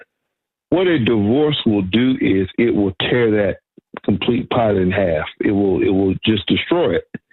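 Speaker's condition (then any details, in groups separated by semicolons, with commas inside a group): No condition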